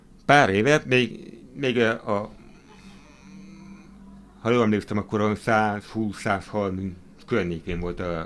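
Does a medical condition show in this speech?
Yes: hearing impairment.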